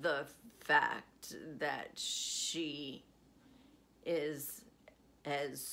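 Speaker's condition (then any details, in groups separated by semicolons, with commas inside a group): Essential tremor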